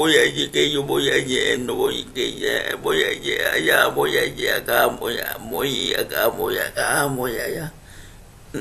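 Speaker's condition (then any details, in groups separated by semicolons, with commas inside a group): Cerebral palsy; speech affected by condition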